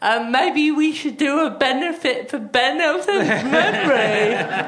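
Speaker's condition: Athetoid cerebral palsy; with myotonia and ataxia

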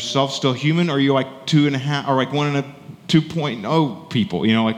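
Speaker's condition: No condition

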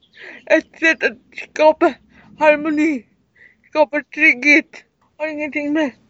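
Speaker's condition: Cerebral palsy; severe, wheelchair user

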